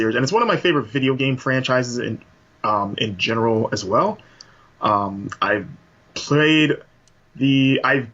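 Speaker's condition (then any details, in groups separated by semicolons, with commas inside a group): No condition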